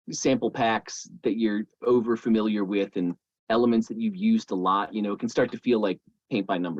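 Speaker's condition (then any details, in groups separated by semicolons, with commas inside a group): No condition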